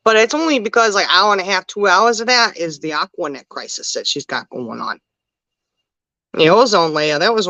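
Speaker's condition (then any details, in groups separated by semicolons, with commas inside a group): No condition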